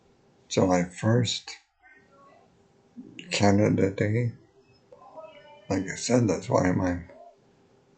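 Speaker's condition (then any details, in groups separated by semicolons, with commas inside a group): Multiple sclerosis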